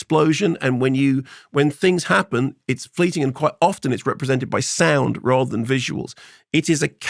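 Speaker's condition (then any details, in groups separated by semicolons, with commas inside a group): No condition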